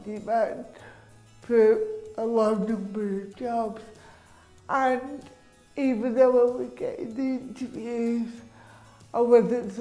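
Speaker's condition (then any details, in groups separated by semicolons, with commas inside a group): Cerebral palsy; affects speech and movement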